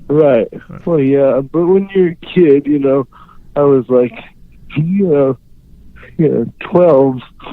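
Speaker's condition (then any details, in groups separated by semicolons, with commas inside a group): Cerebral palsy; unable to write or type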